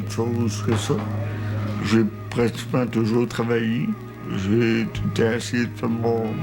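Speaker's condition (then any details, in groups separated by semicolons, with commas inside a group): Cerebral palsy; present from birth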